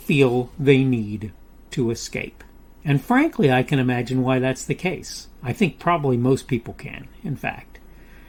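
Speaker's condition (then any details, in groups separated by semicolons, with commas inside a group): No condition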